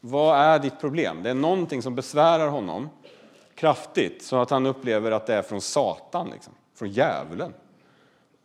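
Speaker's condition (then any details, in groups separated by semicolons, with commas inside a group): No condition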